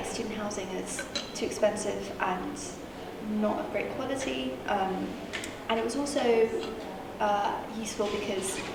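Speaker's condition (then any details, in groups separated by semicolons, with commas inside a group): No condition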